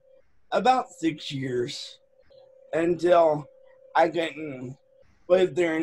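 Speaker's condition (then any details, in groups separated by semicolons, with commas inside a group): Cerebral palsy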